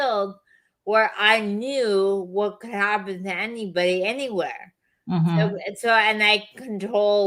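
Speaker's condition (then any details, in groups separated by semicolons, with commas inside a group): Chronic lyme disease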